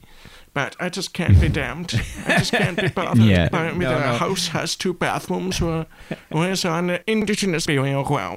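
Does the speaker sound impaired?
Yes: deafness; brown cochlear implant on side of head, once damaged by water from hose and repaired.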